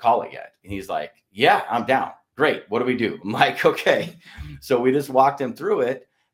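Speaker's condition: No condition

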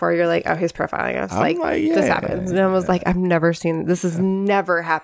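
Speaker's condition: No condition

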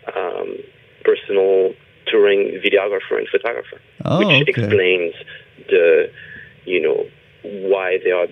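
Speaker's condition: No condition

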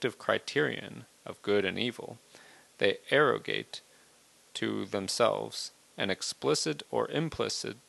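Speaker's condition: No condition

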